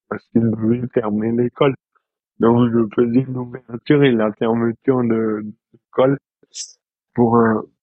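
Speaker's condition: Dystonia; present since birth

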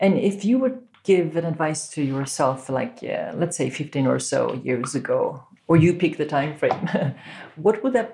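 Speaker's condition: No condition

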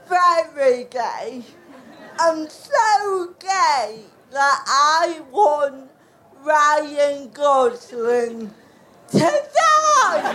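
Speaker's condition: Cerebral palsy; voice described by speaker as cute

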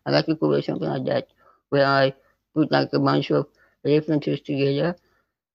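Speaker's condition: Spinal muscular atrophy type 2; neuromuscular, loss of motor neurons, progressive muscle wasting, less progressive than type 1

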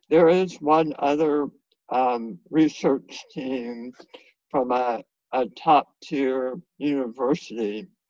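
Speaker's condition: Head and neck cancer surgery; five head and neck cancers, radiation, years of toxic chemotherapy, resulting severe dysphagia, no normal meals since

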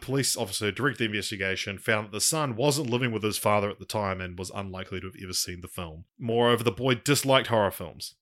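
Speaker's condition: No condition

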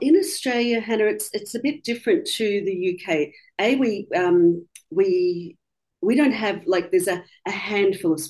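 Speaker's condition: No condition

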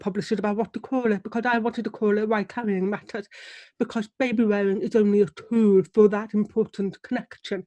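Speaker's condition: Deafness; relies on lip reading

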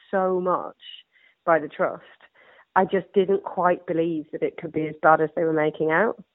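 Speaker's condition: No condition

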